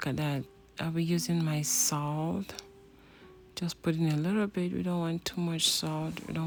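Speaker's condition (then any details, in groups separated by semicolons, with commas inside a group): No condition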